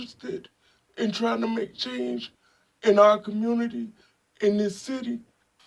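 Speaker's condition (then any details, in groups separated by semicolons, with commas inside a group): Spastic quadriplegic cerebral palsy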